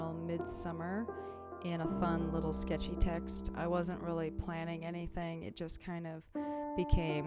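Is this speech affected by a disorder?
No.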